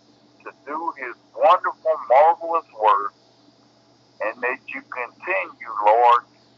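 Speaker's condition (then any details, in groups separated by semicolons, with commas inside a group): Cerebral palsy; bedbound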